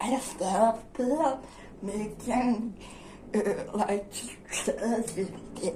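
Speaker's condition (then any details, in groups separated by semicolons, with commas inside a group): Dystonia; generalized dystonia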